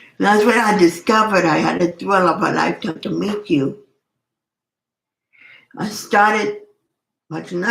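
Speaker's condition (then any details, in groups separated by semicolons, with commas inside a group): Cerebral palsy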